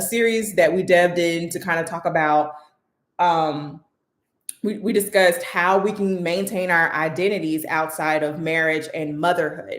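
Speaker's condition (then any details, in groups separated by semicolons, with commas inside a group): No condition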